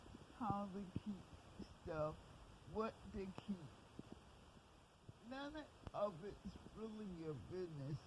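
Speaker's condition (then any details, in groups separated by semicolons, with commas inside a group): Cerebral palsy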